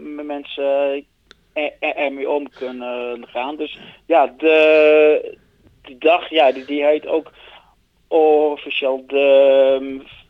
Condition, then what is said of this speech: Stuttering. Nou ben je zelf het voorbeeld van een stotteraar.